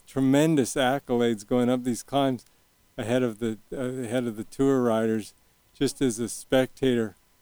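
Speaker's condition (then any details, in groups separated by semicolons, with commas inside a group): Early onset Parkinson's; young onset Parkinson's, onset around age 40, Medtronic deep brain stimulation implant, two 3-inch brain probes; DBS surgery at Stanford three years ago, constant current stimulation, symptom management phenomenal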